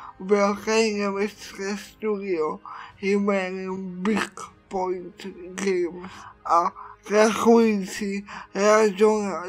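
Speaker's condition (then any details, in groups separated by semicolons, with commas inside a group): Cerebral palsy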